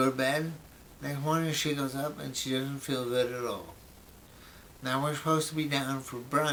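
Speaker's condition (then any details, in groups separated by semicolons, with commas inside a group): Brain injury; memory greatly affected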